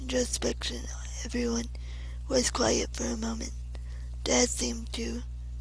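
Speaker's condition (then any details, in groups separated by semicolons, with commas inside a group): Cerebral palsy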